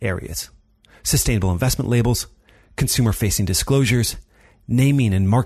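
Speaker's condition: No condition

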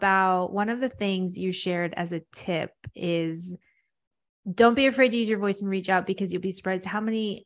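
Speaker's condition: No condition

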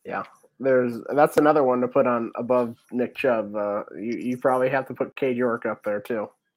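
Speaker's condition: No condition

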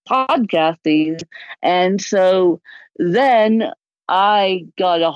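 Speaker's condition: Cerebral palsy; lifelong moderate cerebral palsy, can walk, needs full assistance dressing; can talk

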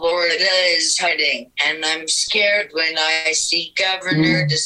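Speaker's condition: Cerebral palsy, speech-generating device; wheelchair user, vulnerable to COVID complications; speaks through communication app on iPad, types on keyboard with nose

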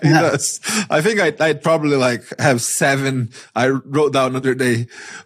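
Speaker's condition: No condition

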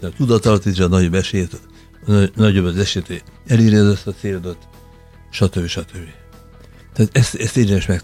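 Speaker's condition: Parkinson's disease; becomes emotional more easily as a symptom

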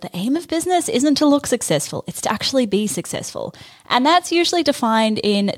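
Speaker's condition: No condition

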